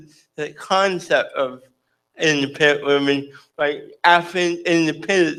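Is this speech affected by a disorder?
Yes: cerebral palsy.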